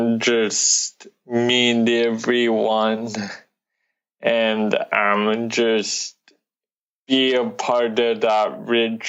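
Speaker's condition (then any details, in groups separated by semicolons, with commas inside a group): Cerebral palsy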